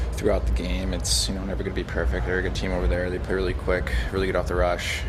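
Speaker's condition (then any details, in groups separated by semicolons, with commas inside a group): No condition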